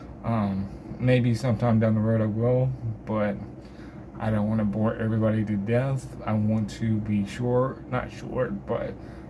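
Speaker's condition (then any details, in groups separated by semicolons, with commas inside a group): Cerebral palsy; from birth, affects motor skills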